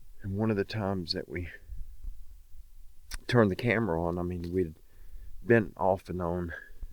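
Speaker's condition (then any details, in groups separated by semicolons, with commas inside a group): No condition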